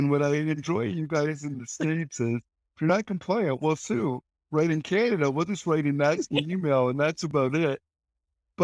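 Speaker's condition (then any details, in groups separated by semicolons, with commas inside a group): Cerebral palsy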